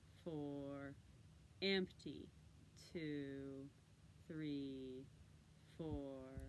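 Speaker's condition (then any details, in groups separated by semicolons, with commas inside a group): No condition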